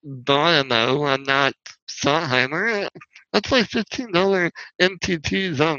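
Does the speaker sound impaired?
Yes: spinal muscular atrophy; wheelchair user.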